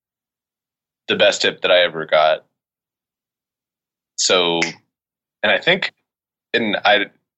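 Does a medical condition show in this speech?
No.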